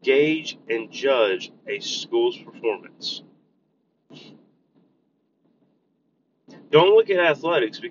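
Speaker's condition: No condition

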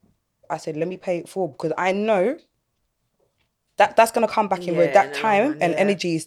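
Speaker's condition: No condition

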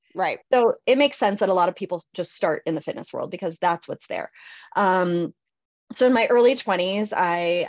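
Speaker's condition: No condition

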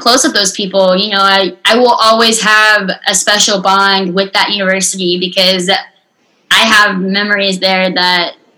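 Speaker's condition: Unilateral cleft lip and palate, severe

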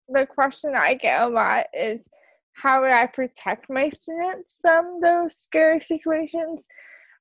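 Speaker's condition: Cerebral palsy; wheelchair use

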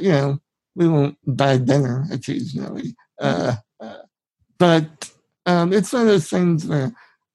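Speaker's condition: Spinal muscular atrophy, severe; needs heavily adapted van for live poker, accessible van GoFundMe started by Veronica Brill

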